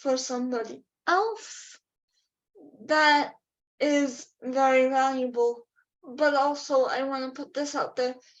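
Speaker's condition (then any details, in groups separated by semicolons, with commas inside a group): Cerebral palsy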